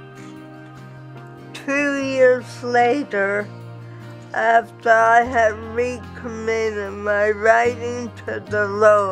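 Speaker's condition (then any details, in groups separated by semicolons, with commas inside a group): Cerebral palsy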